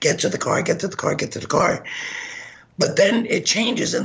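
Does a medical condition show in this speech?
Yes: gunshot injury to voice box; lodged 3 mm by carotid.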